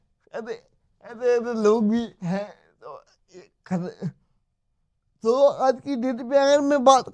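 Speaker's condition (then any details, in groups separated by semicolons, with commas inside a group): Cerebral palsy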